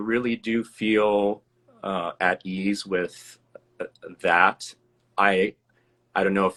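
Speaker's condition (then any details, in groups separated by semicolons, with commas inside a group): No condition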